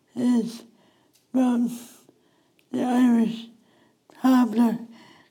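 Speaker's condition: Speech impediment; wheelchair user, wears glasses; talks either too slow or too fast, hard to understand when too fast and animated

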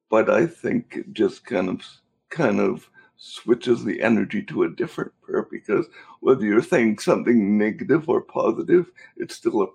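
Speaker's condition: Cerebral palsy; unable to walk

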